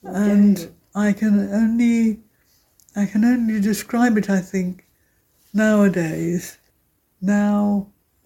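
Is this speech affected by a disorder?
Yes: aphasia after stroke; aphasia after stroke affecting speaking, reading and writing, relearned counting through knitting; attends aphasia speaking group, reading text still very difficult; loses words mid-sentence, quieter voice, initially could not speak, speaking German with brother helped.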